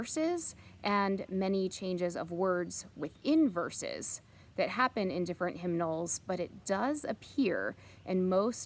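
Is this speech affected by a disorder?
No.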